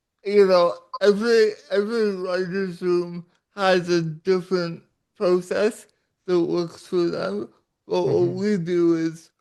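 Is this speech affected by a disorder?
Yes: cerebral palsy.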